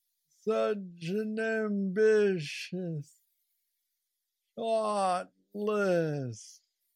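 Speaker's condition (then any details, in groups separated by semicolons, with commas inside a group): Parkinson's disease; young onset at 35, neurostimulator brain implant after 2 years, works like brain pacemaker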